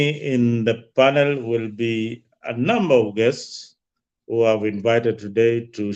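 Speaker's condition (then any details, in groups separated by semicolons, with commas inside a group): No condition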